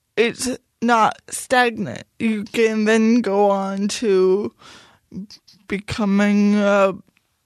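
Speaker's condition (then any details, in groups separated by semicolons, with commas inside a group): Cerebral palsy; speech noticeably affected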